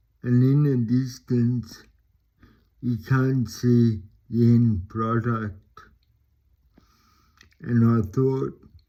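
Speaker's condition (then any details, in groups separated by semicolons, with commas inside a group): Cerebral palsy; talks slowly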